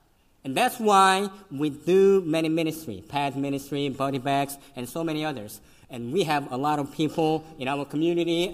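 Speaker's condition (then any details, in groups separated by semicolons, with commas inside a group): Cleft lip and palate, severe; could not suck breast milk as newborn, fed formula and cow milk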